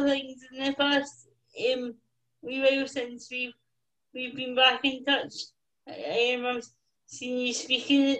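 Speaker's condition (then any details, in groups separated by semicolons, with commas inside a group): Cerebral palsy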